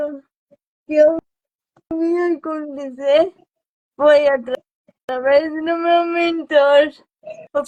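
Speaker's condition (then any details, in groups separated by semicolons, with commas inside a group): Cerebral palsy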